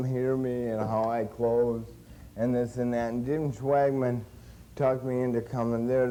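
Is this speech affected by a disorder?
Yes: cerebral palsy; since birth.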